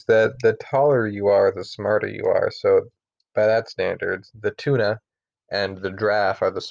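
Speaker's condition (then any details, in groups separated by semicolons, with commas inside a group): No condition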